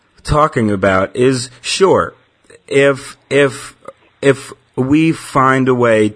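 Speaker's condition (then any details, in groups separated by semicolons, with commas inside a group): Stuttering; stuttering since childhood; anticipatory worry about stuttering, sometimes months ahead; repeated words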